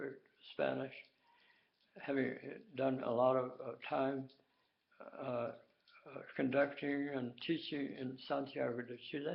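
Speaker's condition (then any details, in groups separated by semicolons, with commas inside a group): Tongue cancer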